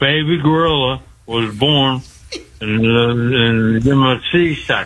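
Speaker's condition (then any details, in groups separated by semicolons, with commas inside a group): Speech impediment after head injury; cause unclear, past stabbing and ashtray head blow said not cause, cognition intact; rapid fire, excited delivery, trouble getting words out, hard for listeners to follow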